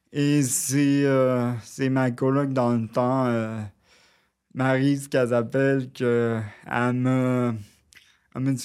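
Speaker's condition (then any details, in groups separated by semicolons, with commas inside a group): Cerebral palsy, near quadriplegia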